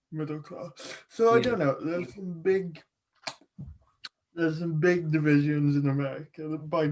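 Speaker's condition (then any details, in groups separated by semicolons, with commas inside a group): Cerebral palsy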